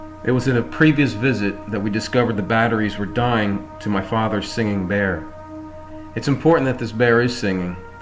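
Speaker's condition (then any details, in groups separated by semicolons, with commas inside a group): No condition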